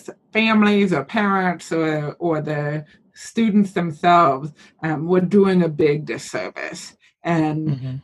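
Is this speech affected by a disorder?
Yes: hearing loss with cochlear implant; lifelong hearing loss, cochlear implant left ear, hearing aid right ear; recent cochlear implant surgery, decided on implant because hearing had decreased.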